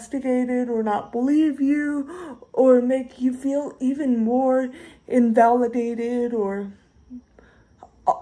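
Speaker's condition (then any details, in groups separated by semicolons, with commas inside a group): Cerebral palsy, severe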